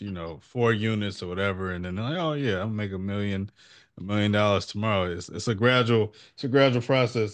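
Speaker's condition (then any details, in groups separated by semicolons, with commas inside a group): No condition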